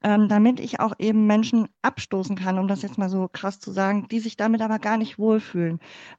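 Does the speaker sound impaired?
Yes: cleft palate; congenital, born in former GDR, infant feeding difficulty, mother's fingers closed palate, palate surgically closed; speaking in front of class or using voice in speech never felt easy.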